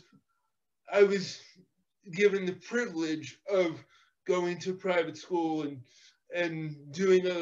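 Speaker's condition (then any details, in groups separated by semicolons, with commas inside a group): Cerebral palsy; physical therapy in childhood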